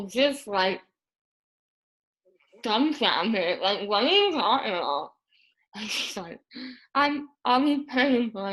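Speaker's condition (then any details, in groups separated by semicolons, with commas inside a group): Moebius syndrome; paralyzed tongue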